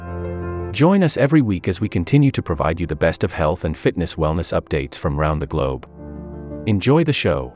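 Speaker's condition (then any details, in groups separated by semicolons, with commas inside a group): No condition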